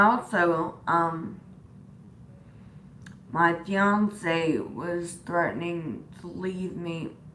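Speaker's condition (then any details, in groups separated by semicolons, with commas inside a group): Disability causing slurred speech; one-side vocal cord damage from feeding and breathing tubes; after coma, uses wheelchair, regaining voice strength; slurred, weak voice, trouble holding notes or pitch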